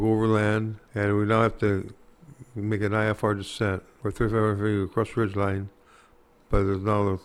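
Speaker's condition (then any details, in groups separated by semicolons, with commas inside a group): Parkinson's disease; hard time talking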